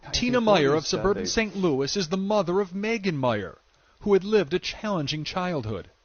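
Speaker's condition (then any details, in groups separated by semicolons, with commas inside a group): No condition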